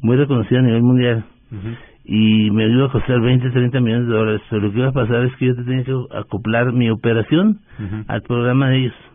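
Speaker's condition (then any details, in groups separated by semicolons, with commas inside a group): Parkinson's disease; running and tennis prescribed by neurologist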